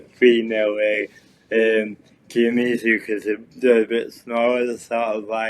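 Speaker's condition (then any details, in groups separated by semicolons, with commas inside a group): Cerebral palsy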